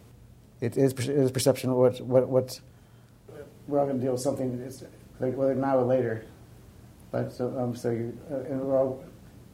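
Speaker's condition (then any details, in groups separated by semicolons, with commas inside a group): Parkinson's disease; long-standing, wife Angela as care partner; frequent word and phrase repetitions, many fillers, restarted phrases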